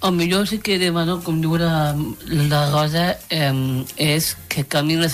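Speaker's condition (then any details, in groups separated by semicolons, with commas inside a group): Down syndrome; trisomy 21, genetic, three copies of chromosome 21, intellectual disability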